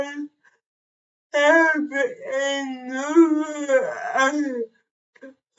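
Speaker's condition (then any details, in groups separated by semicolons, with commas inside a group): Cerebral palsy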